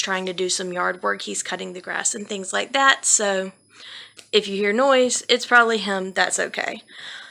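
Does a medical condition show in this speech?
No.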